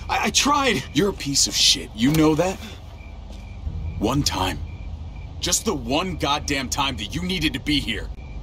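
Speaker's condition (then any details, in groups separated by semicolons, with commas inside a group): No condition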